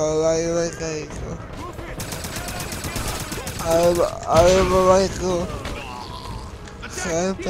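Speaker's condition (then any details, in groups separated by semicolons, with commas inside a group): Cerebral palsy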